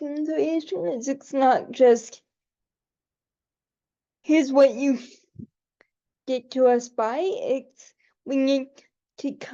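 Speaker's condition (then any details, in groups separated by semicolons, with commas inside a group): Cerebral palsy; quadriplegic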